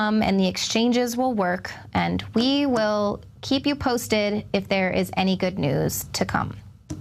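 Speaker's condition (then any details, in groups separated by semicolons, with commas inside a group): No condition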